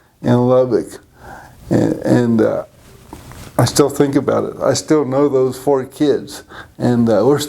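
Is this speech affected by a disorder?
Yes: cerebral palsy; present from birth.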